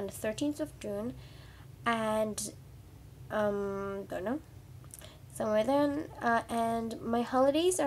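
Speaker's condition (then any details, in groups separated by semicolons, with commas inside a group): No condition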